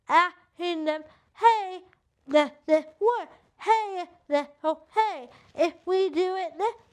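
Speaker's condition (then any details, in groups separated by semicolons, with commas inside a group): Cerebral palsy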